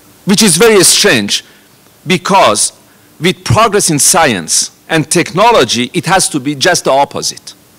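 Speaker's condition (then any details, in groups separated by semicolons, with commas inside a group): No condition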